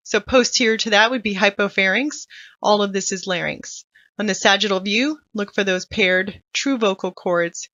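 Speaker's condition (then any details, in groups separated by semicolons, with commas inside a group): No condition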